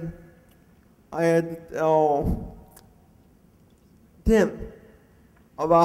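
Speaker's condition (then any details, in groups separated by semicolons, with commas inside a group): Cerebral palsy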